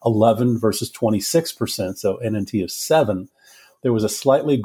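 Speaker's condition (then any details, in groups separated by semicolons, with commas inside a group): No condition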